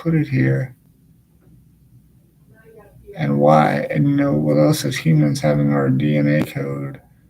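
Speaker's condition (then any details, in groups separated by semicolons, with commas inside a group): Cerebral palsy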